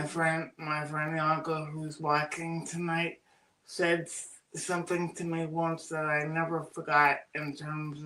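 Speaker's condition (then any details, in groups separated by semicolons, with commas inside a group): Cerebral palsy; oxygen loss at birth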